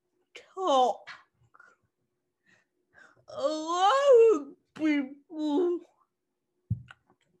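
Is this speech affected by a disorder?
Yes: cerebral palsy; uses songs to get point across.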